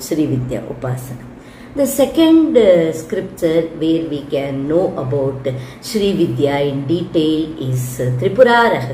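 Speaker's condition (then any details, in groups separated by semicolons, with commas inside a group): No condition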